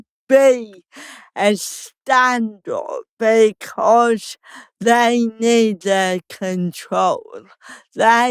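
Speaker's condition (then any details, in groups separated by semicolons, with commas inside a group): Cerebral palsy; slow speech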